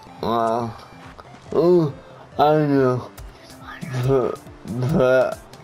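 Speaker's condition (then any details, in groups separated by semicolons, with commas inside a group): Cerebral palsy; atypical speech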